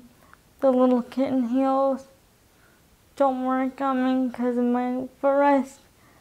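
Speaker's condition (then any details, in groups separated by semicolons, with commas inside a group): Cerebral palsy, spastic quadriplegic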